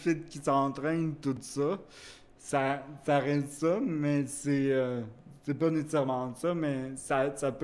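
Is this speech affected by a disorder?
Yes: cerebral palsy; wheelchair use.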